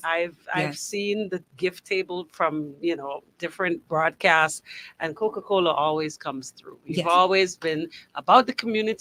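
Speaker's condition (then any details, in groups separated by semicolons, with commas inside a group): No condition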